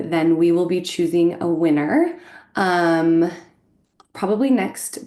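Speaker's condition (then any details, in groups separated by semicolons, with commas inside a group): No condition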